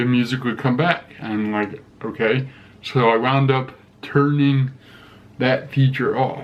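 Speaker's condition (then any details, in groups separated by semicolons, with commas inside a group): Cerebral palsy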